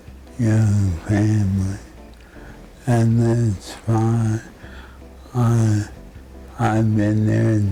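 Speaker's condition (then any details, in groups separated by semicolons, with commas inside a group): Parkinson's disease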